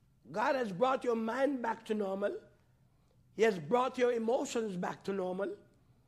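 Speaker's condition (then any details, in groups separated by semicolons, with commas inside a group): No condition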